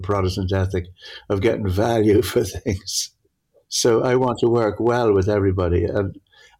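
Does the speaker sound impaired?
Yes: Parkinson's; altered visual perception.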